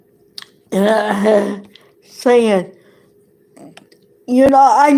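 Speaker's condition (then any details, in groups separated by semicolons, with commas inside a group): Cerebral palsy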